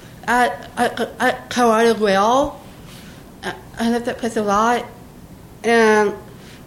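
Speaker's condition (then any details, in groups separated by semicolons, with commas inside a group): Down syndrome; present from birth, heart repair at 6 months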